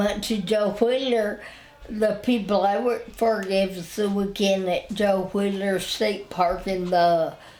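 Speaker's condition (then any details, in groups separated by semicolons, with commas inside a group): Spinal ataxia; wheelchair user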